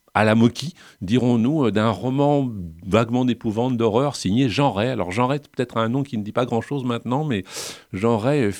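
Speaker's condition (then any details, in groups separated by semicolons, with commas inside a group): No condition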